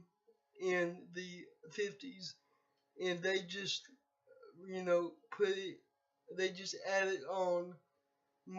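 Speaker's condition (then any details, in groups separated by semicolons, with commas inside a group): Cerebral palsy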